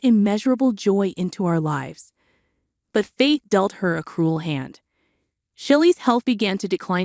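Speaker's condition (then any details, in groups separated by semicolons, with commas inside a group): No condition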